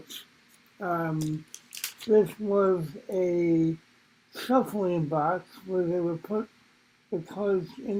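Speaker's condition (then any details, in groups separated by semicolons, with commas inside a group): Cerebral palsy; from birth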